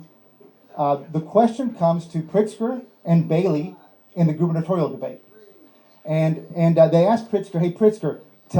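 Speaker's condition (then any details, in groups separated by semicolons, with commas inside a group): No condition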